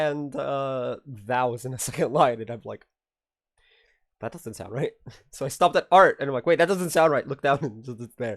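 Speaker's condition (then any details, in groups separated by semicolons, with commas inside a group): No condition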